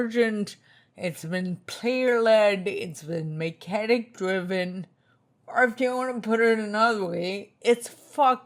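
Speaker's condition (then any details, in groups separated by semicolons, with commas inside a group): Spinocerebellar ataxia type 2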